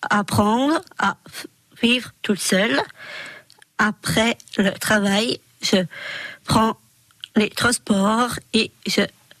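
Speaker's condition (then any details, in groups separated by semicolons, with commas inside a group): Down syndrome (Trisomy 21); age 31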